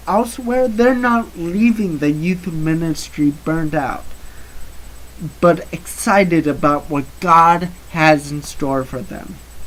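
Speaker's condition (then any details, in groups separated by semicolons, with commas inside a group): Cerebral palsy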